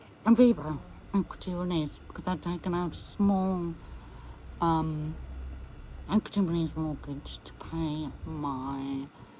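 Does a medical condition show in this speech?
Yes: MND; voice may be difficult to understand.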